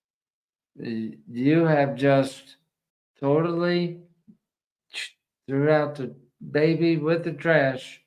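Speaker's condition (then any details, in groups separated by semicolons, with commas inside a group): ALS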